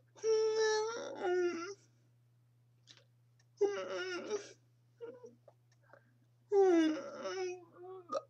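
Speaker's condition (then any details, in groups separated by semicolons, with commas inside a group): Cerebral palsy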